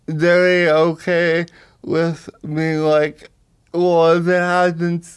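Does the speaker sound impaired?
Yes: cerebral palsy; power wheelchair user.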